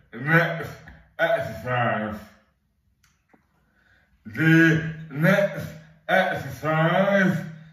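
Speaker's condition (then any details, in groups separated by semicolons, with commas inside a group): Dystonia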